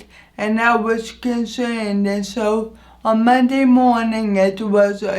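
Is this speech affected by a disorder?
Yes: anoxic brain injury; injury affects voice.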